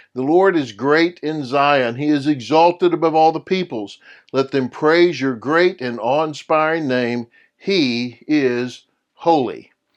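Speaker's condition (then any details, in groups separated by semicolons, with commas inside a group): No condition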